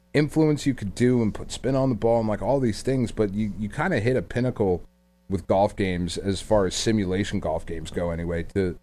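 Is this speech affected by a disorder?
No.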